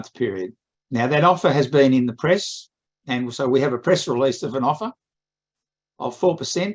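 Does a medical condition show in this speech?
No.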